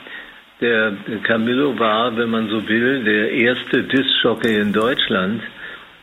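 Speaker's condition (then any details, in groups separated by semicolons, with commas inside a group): Parkinson's disease; Professor Volkmann of Würzburg University involved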